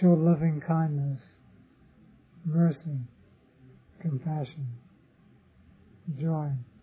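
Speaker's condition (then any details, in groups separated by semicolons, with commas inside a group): Parkinson's disease; others offer remedies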